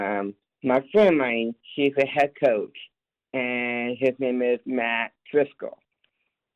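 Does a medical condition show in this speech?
Yes: Down syndrome; lives independently.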